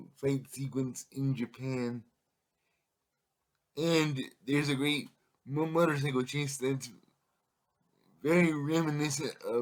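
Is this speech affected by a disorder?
Yes: cerebral palsy; able to speak.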